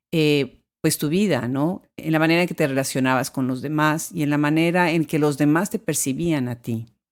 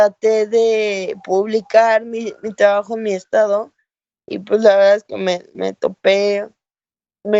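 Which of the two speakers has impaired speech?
The second: cerebral palsy.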